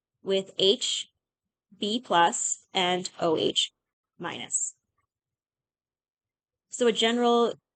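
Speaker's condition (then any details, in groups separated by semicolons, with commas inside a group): No condition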